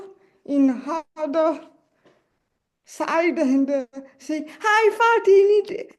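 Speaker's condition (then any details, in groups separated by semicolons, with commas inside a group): Cerebral palsy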